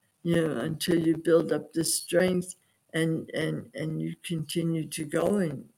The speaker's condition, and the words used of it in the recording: Aphasia. If I'm overly tired, because I have what's called aphasia, and a lot of people have that, and that means that your voice is affected, and you caught on to that right away.